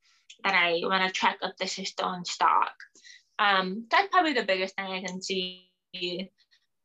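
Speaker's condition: Hearing loss; trouble following speech when others turn away or approach from behind

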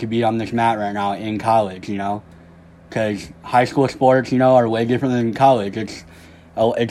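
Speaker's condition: Cleft lip and palate; no front teeth at birth

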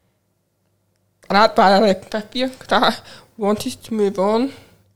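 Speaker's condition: Profound deafness, cochlear implant; learned to talk before sign language, speaks to hearing people, signs to deaf people

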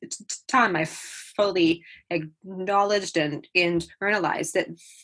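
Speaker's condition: Stammer; described as a neurological condition; repeated sounds, prolonged sounds

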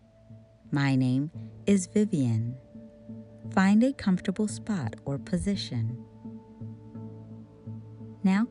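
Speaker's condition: No condition

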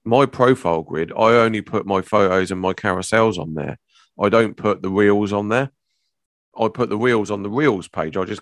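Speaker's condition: No condition

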